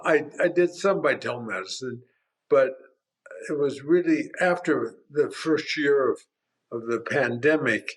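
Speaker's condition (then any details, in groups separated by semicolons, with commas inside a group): Primary lateral sclerosis; tongue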